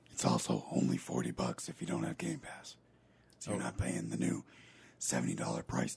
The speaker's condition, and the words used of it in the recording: Vocal cord paralysis. And then I sound like Batman.